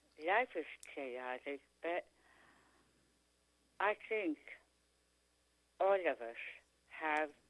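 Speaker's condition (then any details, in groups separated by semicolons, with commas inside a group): Tongue cancer; feeding tube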